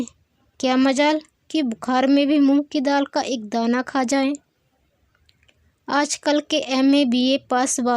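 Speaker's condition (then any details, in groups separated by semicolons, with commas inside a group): No condition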